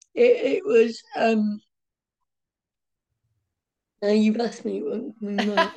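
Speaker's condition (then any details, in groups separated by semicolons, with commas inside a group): Cerebral palsy, mild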